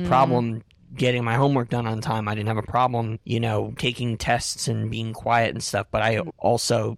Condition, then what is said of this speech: Cleft palate. I was born with a cleft palate and my L's are very much a challenge, but it's called emotional lability, which basically just means that